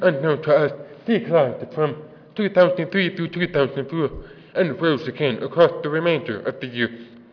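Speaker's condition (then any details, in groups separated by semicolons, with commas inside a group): Deafness; deaf accent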